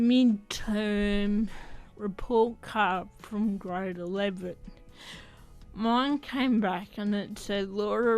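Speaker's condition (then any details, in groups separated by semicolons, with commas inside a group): Athetoid cerebral palsy; athetoid cerebral palsy, wheelchair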